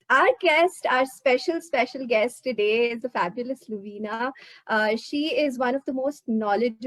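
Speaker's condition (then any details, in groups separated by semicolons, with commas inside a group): No condition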